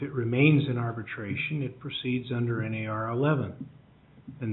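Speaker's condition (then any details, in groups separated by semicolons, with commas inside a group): No condition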